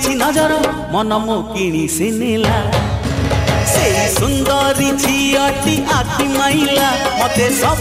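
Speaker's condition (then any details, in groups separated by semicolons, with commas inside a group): No condition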